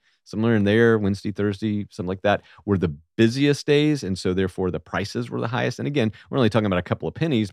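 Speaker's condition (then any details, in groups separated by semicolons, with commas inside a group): No condition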